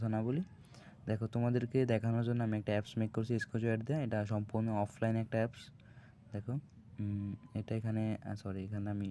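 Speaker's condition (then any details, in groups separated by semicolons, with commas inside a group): No condition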